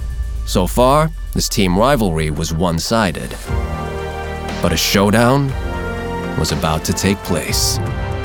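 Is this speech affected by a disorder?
No.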